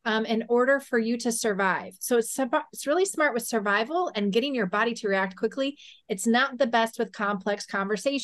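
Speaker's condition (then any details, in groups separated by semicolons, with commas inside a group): No condition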